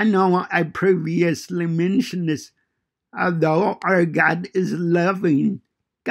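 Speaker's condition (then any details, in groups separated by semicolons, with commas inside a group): Cerebral palsy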